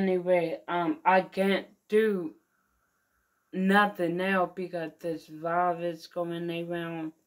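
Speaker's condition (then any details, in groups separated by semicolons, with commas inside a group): Mild cerebral palsy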